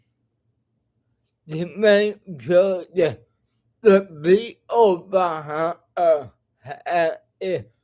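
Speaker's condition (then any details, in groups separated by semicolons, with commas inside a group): Cerebral palsy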